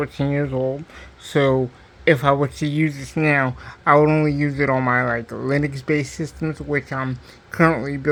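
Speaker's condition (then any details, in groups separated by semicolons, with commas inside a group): Cerebral palsy; diplegia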